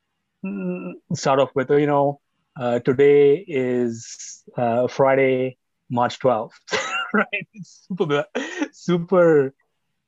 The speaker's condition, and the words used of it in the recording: Stuttering. I sometimes pause. Sometimes the words do not come out when I want them to.